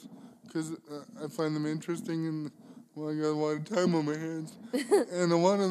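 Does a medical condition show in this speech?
Yes: cerebral palsy; poor typing ability.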